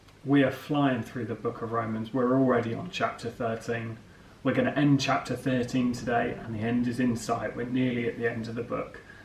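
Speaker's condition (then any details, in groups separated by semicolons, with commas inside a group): No condition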